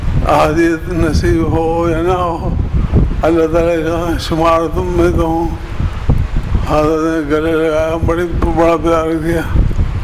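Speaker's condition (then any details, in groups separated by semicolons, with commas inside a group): Difficulty speaking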